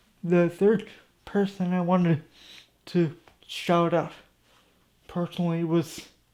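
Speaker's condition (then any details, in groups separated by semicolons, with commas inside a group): Cerebral palsy; from birth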